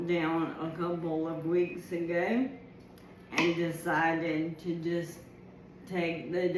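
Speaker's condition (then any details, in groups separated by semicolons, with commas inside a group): ALS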